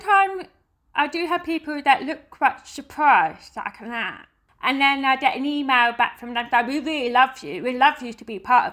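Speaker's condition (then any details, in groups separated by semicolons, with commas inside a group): Deafness; not the music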